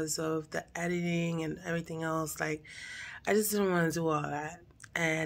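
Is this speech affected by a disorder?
No.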